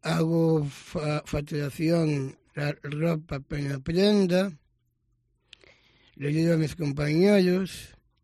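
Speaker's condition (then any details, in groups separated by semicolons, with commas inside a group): Down syndrome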